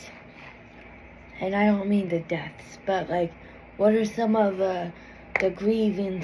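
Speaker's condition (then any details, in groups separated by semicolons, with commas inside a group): Cerebral palsy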